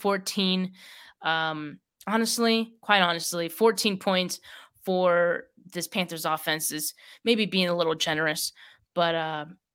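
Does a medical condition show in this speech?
No.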